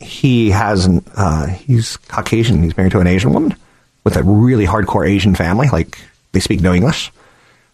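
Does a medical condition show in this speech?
No.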